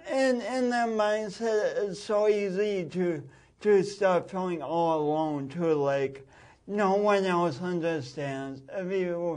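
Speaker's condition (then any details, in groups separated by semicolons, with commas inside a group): Speech impediment from birth oxygen loss; limited fine motor coordination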